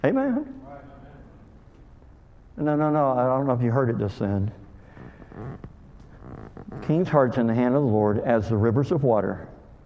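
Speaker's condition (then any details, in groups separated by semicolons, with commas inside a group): Cleft lip and palate; called hair lip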